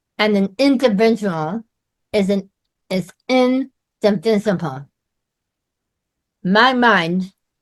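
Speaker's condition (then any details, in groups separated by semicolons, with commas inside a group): Myasthenia gravis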